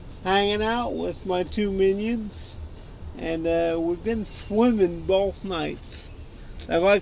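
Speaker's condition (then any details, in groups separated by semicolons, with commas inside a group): Cerebral palsy; wheelchair user, cannot really swim or hold self up, needs help getting into pool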